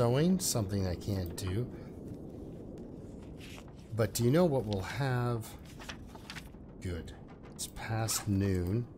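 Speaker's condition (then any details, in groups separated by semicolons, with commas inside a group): No condition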